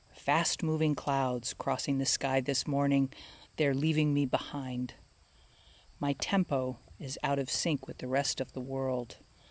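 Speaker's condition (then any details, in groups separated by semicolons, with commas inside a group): No condition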